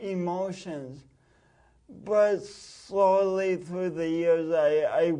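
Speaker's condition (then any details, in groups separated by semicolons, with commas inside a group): Speech impediment from birth oxygen loss; oxygen loss at birth from kinked umbilical cord, born a few weeks early, limited fine motor coordination; pronounced speech impediment since birth, distinguished one-of-a-kind unique accent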